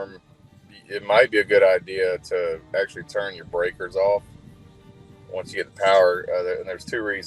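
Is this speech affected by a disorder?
No.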